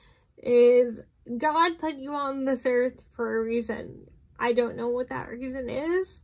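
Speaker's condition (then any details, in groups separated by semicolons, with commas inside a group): Cerebral palsy, spastic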